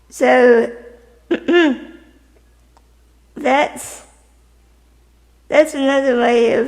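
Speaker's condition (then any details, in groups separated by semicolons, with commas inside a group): Spinal muscular atrophy type 2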